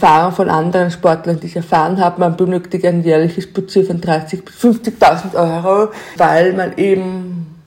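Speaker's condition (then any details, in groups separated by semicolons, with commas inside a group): Deafness; sign language learned only from age 17; learned to speak over time despite deafness, used sign language interpreter in earlier interview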